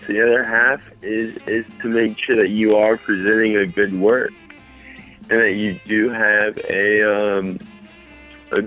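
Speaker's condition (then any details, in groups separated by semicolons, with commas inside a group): Mild cerebral palsy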